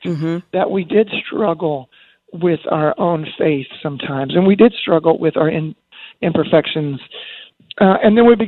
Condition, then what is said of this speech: Spasmodic dysphonia. You can probably tell with my scratchy vocal, even on the phone, that my voice doesn't work and it hasn't gotten any better.